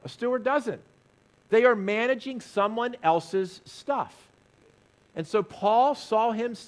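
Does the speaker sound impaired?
No.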